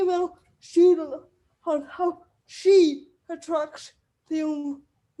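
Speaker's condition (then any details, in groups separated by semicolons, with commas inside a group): Cerebral palsy; wheelchair user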